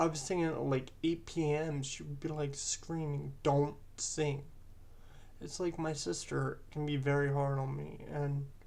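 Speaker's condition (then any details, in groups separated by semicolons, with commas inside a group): Cerebral palsy; present from birth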